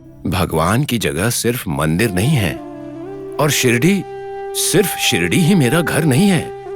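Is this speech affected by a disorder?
No.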